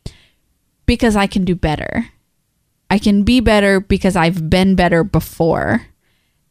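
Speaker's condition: No condition

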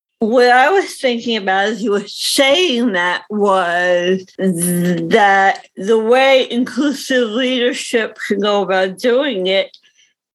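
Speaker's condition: Cerebral palsy; visible cerebral palsy, reading disability

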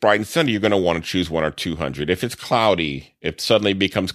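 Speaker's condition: No condition

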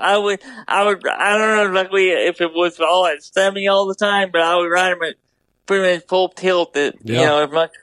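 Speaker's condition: Double hemiplegia cerebral palsy

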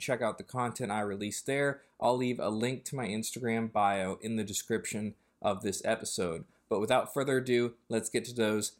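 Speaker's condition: No condition

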